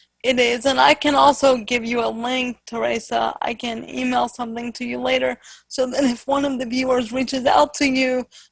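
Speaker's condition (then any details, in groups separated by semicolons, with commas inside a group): Spastic quadriplegic cerebral palsy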